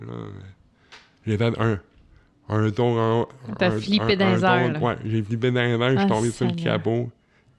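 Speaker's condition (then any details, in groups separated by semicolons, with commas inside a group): Cerebral palsy; possibly unclear speech but understandable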